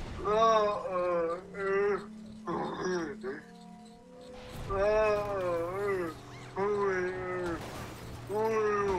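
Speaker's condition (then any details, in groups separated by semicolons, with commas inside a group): Cerebral palsy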